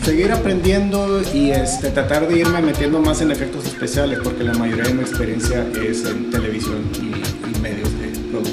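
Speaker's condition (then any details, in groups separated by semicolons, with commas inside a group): No condition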